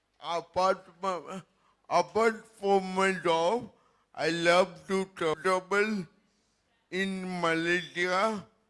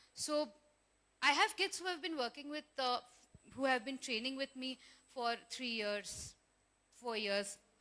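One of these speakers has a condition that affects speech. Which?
The first: cerebral palsy; present from birth, could not walk at six; described as fairly severe; speech may be hard to understand.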